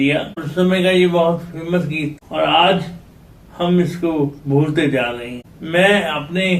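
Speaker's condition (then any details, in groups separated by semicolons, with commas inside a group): Cerebral palsy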